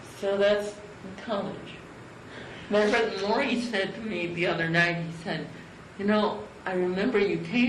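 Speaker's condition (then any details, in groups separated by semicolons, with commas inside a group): Cerebral palsy; from birth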